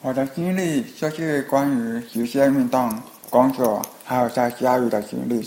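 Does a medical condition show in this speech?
Yes: hearing impairment; Skype video calls hard, others speak too fast, gets interrupted, falls behind.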